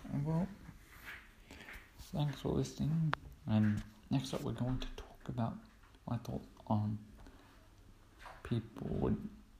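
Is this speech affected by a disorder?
Yes: cerebral palsy; cerebral palsy since birth.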